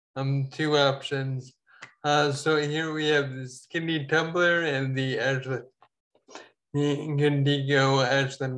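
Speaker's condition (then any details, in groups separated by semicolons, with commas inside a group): Ataxia; falls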